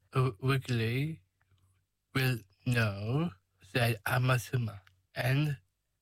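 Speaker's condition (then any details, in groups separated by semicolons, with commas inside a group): Down syndrome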